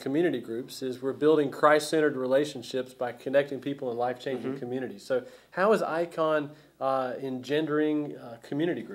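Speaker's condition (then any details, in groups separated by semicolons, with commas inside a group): No condition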